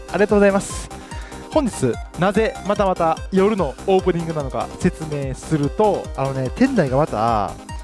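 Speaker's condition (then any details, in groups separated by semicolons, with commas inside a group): No condition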